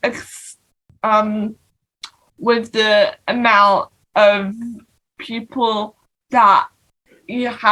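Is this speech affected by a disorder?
Yes: cerebral palsy.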